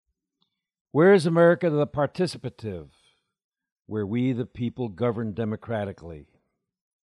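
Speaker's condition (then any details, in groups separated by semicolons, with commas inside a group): No condition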